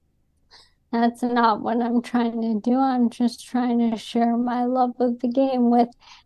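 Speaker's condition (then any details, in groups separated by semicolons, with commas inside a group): ALS; noticeable on podcasts and shows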